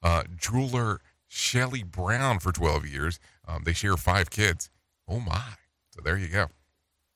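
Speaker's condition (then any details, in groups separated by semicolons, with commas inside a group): No condition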